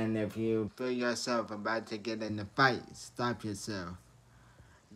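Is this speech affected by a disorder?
Yes: traumatic brain injury.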